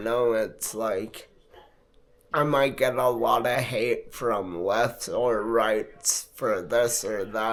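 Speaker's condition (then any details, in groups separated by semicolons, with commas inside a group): Multiple sclerosis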